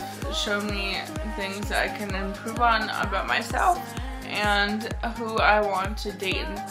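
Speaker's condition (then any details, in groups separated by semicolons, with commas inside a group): Cerebral palsy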